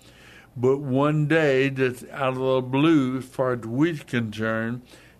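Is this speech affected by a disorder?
Yes: hemorrhagic stroke; hemorrhagic stroke in basal ganglia, not a clot, right side of body paralyzed; about 8 months since stroke, recovering, wrestling way back; talks funny, voice stressed tonight, speaks slowly and deliberately to be understood, daughter Stacy helps.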